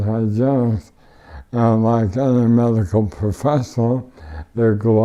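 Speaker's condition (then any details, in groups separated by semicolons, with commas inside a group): ALS; tracheotomy, wheelchair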